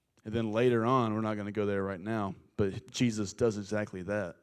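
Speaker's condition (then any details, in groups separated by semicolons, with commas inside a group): No condition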